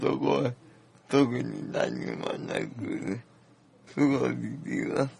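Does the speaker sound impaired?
Yes: cerebral palsy; congenital cerebral palsy, physically disabled, always uses a wheelchair.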